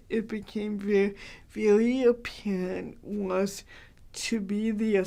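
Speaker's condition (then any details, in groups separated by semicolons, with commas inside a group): Cerebral palsy, mild; hard to understand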